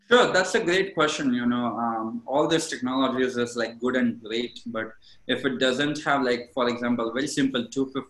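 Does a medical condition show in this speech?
No.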